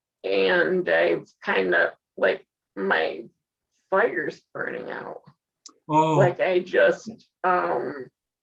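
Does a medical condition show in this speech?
Yes: spinal muscular atrophy.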